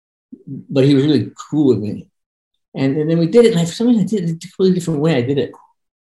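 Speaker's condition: Parkinson's; voice sometimes monotone

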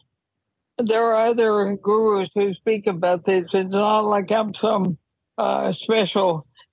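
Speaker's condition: ALS; wheelchair use when traveling

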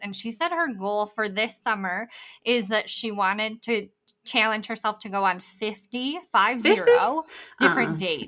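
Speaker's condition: Bilateral cleft lip and palate

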